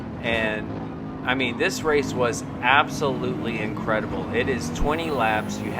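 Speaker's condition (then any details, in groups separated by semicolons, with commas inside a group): No condition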